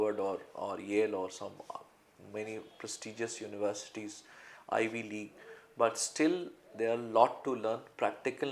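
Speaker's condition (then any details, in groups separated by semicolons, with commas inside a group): No condition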